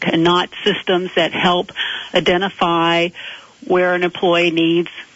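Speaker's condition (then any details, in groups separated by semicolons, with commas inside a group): No condition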